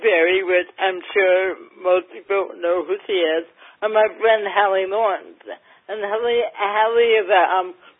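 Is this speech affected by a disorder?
Yes: cerebral palsy, mild; mildly affects speech.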